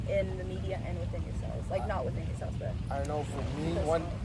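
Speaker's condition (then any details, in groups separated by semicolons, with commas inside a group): No condition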